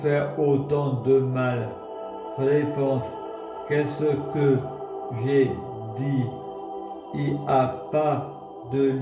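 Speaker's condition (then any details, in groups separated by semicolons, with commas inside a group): Multiple sclerosis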